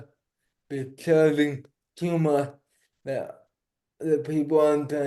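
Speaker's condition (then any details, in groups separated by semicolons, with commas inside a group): Cerebral palsy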